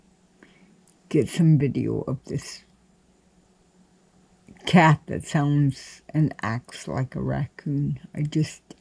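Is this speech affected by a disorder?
Yes: cerebral palsy.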